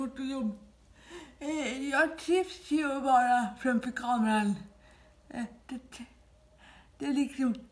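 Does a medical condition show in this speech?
Yes: dyskinetic cerebral palsy, severe.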